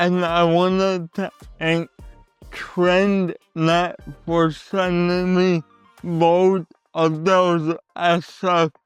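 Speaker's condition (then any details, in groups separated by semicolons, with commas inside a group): Cerebral palsy; voice often not understood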